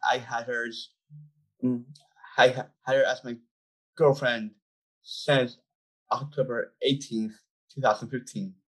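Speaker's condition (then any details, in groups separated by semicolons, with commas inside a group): Down syndrome; about 25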